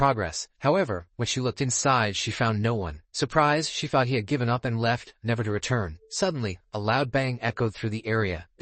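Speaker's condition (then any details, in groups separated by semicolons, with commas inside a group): No condition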